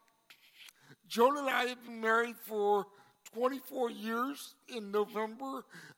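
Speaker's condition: Cerebral palsy; congenital

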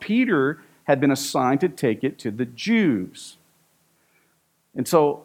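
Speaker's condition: No condition

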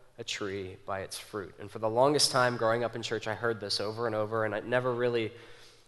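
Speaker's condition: No condition

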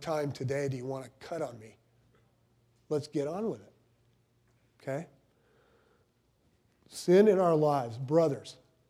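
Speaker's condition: No condition

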